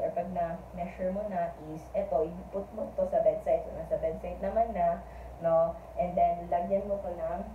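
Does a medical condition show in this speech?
No.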